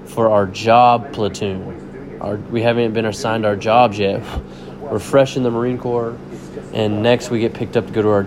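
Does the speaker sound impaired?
No.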